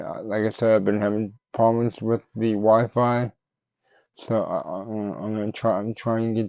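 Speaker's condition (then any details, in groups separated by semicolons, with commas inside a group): Cerebral palsy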